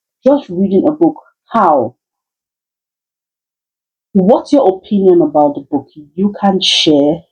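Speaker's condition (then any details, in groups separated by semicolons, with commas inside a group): No condition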